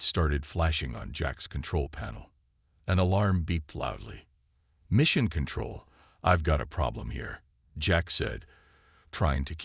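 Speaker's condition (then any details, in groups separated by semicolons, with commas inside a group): No condition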